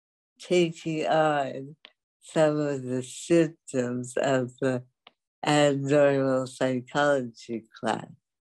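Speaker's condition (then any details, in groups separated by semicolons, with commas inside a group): Dystonia; dystonia from age 20, affects walking and speech, right leg kicked left ankle, no cure; several decades since onset, symptoms constant, speaking again after 40 years mute; speech loss began after UCLA, typed needs on typewriter, symptoms when speaking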